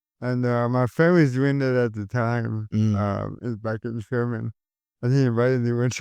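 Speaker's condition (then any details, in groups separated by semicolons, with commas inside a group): Cerebral palsy; caused by stroke at birth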